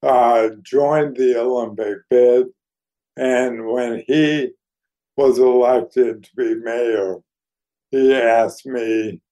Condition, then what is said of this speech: ALS (motor neuron disease). And as you hear, his voice is somewhat compromised, and that is because he is suffering now from ALS, also known as Lou Gehrig's disease.